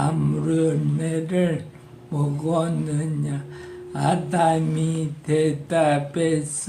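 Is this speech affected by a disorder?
Yes: Parkinson's disease.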